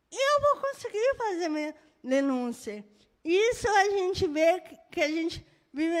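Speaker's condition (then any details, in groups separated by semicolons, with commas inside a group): Cerebral palsy; birth brain injury; moderate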